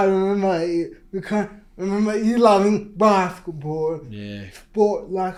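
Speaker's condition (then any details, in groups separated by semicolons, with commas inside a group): Cerebral palsy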